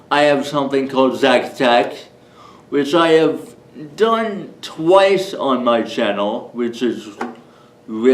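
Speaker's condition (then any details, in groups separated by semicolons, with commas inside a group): Cerebral palsy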